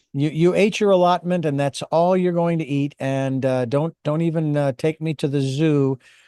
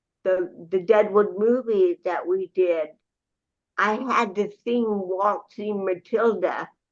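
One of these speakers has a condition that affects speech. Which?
The second: cerebral palsy; from birth, diagnosed 18 months; aging-related issues; speech therapy in childhood.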